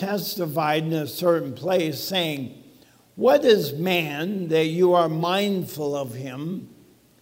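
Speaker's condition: ALS; walking

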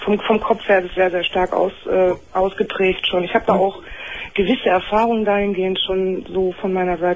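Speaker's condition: No condition

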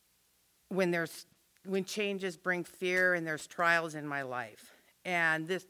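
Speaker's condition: No condition

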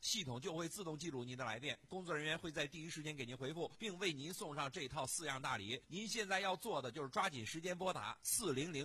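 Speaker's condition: No condition

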